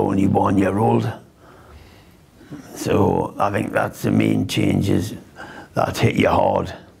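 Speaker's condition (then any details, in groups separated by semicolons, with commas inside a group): Parkinson's; young onset, deep brain stimulation implant, repositioned deeper; about 10 years since diagnosis, on medication, DBS helped slightly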